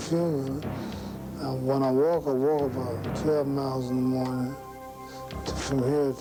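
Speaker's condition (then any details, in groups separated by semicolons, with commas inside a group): Parkinson's syndrome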